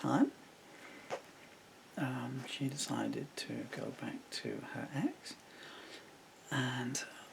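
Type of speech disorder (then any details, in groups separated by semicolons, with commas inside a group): Bulbar dysarthria; progressive bulbar palsy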